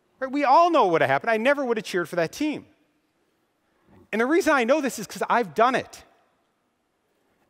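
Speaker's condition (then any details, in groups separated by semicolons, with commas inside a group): No condition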